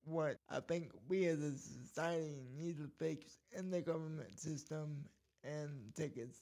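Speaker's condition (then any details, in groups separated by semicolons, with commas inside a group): Cerebral palsy; cerebral palsy causing speech problem, scratchy throat and gag reflex issues at times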